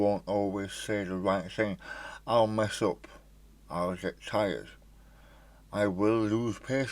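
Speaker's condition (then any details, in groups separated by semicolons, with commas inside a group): Stage 4 tongue cancer, hemiglossectomy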